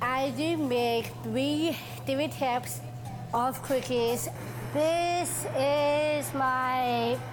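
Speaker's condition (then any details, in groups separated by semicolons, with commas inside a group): Down syndrome; congenital, present from birth; age 28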